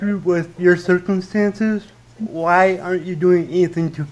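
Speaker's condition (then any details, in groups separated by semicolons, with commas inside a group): Cerebral palsy with stutter; fairly significant stutter until recently, learned technique from YouTube video, fillers before known hard words, barely noticeable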